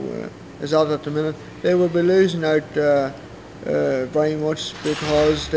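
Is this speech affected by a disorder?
Yes: cerebral palsy.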